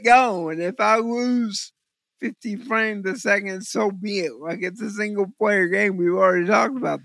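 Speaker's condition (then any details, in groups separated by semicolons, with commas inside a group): Cerebral palsy; trouble focusing with VR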